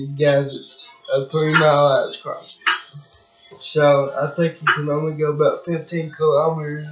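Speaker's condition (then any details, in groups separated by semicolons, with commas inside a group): Cerebral palsy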